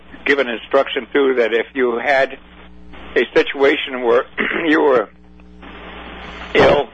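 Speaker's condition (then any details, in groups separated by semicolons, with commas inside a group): No condition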